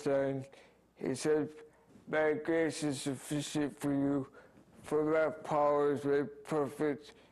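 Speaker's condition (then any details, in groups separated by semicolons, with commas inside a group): Speech impairment after accident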